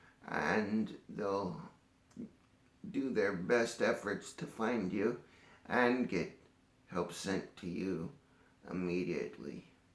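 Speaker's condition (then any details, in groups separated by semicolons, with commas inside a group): Cerebral palsy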